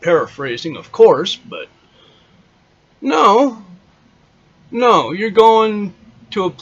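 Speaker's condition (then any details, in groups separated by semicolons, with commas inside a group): No condition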